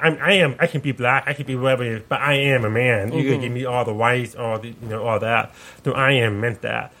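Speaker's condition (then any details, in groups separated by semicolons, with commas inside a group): Profound deafness, deaf accent, sensorineural hearing loss; born profoundly deaf, cochlear implant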